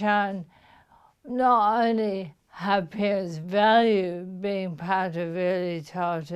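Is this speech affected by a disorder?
Yes: motor neuron disease.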